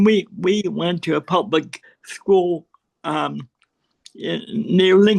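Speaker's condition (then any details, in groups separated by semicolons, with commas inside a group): Cerebral palsy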